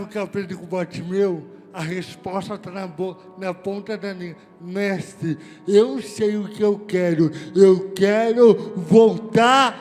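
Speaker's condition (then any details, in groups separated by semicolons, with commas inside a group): Cerebral palsy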